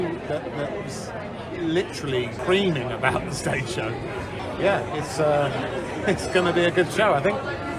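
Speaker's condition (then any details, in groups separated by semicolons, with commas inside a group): No condition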